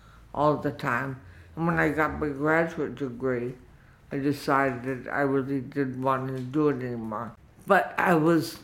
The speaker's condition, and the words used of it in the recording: Dysarthria. Dysarthria, it's called. Dysarthria. It makes you talk slowly. And affects your tongue.